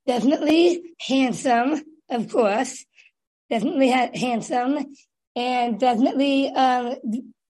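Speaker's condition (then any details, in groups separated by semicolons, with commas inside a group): Down syndrome; developmental disability from birth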